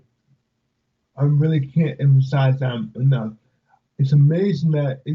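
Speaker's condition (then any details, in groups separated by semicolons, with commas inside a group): Cerebral palsy; affects speech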